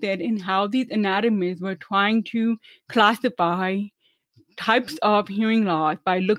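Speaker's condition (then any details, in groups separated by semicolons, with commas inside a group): Deafness; hearing loss, about 25 years passing as hearing; uses hearing aids and closed captioning, not fluent in sign language; relearned English and speaking, about 10 years of speech therapy, told speaks really well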